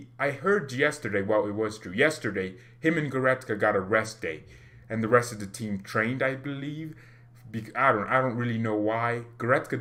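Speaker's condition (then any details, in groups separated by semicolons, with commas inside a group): No condition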